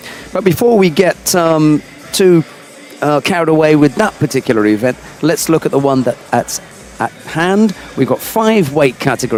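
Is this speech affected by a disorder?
No.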